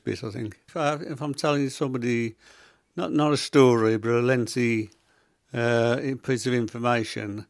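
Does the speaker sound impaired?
Yes: Parkinson's; began as little finger tremor spreading to whole hand within 4-5 weeks; 8 years since diagnosis, tremors controlled by medication, freezing, foot dystonia with clawing, sometimes cannot walk; symptoms possibly audible in voice, may sound quieter and slower.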